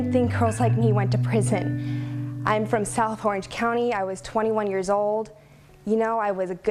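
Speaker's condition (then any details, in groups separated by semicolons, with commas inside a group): No condition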